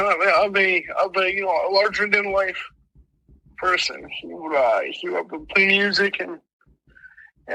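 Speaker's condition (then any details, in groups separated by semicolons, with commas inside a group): Mild cerebral palsy; speech impediment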